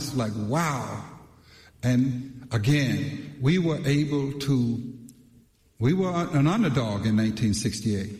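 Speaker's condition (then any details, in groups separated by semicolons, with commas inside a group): No condition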